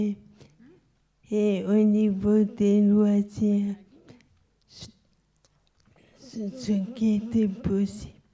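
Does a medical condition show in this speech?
Yes: locked-in syndrome.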